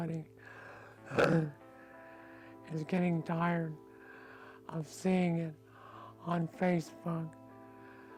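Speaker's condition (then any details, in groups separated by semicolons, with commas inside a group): ALS; onset in one leg; speech limited as disease progressed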